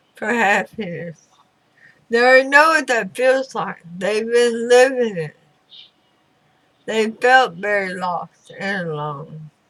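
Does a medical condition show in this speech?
Yes: throat cancer radiation damage.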